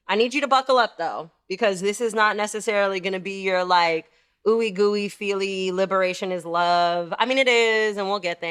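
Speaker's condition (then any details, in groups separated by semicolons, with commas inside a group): No condition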